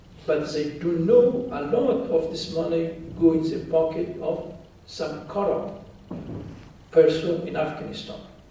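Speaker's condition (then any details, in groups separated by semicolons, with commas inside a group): No condition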